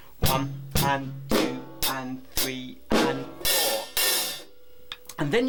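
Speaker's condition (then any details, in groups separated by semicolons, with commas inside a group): No condition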